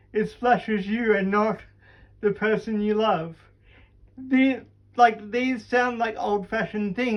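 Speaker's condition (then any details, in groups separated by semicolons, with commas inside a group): Cerebral palsy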